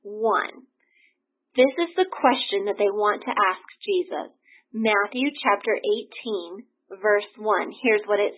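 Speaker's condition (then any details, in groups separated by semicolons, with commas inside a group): No condition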